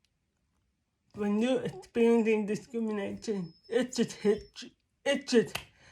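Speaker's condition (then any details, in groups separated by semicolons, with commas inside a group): Cerebral palsy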